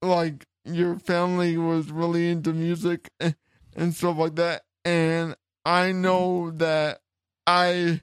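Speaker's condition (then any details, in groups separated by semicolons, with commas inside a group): Cerebral palsy; since childhood, wheelchair user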